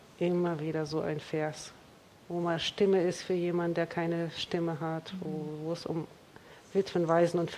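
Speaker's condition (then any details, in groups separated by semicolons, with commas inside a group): No condition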